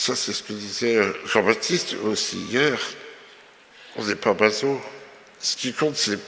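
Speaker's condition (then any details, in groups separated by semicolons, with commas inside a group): Myopathy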